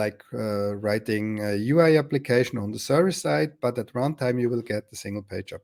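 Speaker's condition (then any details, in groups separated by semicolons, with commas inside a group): No condition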